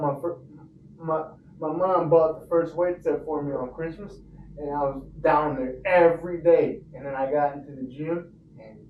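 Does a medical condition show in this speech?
Yes: cerebral palsy; from birth.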